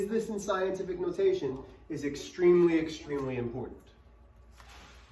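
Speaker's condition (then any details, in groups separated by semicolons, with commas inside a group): No condition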